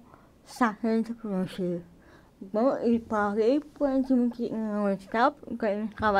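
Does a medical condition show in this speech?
Yes: cerebral palsy.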